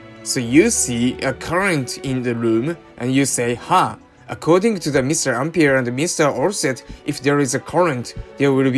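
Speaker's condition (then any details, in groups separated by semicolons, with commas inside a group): No condition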